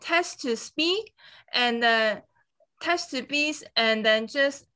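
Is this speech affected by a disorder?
Yes: aphasia; uses pictures on phone instead of written menus to communicate orders; fragmented agrammatic sentences, word-finding gaps, filler words, asked to slow down.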